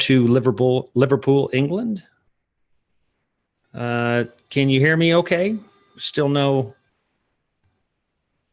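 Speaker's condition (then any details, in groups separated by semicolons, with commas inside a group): No condition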